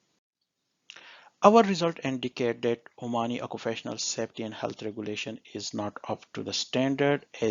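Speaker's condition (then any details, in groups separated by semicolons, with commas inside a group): No condition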